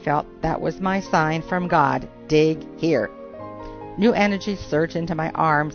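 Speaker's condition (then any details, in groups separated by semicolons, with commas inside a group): No condition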